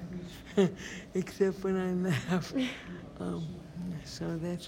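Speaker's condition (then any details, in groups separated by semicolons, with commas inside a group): Traumatic brain injury; traumatic brain injury from car rollover on base around age 24, army occupational and physical therapy; wheelchair user, knee later failed; talks funny, understandable except when laughing, could not speak for a year after injury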